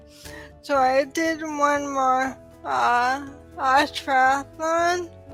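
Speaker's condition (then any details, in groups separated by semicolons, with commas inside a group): ALS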